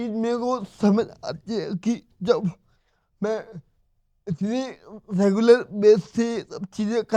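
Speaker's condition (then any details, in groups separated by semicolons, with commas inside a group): Cerebral palsy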